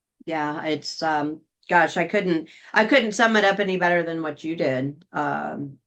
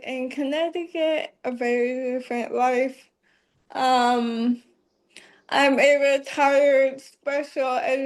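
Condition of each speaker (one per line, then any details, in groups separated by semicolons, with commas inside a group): No condition
ALS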